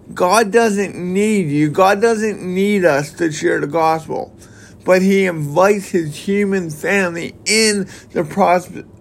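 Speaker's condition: Cerebral palsy

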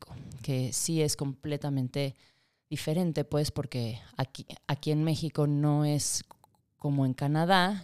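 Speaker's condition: Stuttering; stutter since about age five, onset after many moves and farewells to family in Argentina, father stuttered as child; gets stuck while speaking, Maguire program: exaggerates own stutter to control it when nervous; repeated sounds

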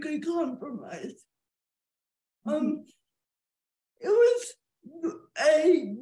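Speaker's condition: Cerebral palsy, quadriplegia; legs

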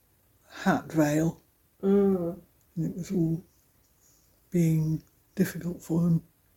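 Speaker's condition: Aphasia after stroke; aphasia after stroke affecting speaking, reading and writing, relearned counting through knitting; attends aphasia speaking group, reading text still very difficult; loses words mid-sentence, quieter voice, initially could not speak, speaking German with brother helped

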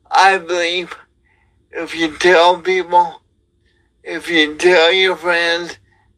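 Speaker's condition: Cerebral palsy; wheelchair user

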